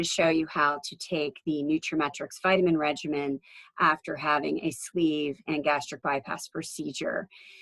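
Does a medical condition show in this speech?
No.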